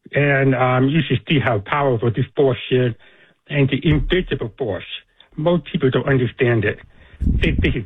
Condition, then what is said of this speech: Deafness. I was just like your audience to know that I am deaf. So I speak with a deaf accent.